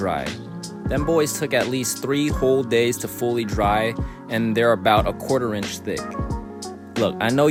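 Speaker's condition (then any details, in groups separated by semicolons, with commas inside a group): No condition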